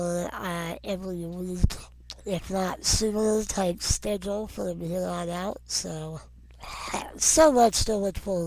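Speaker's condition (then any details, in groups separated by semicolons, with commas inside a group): Non-progressive muscular dystrophy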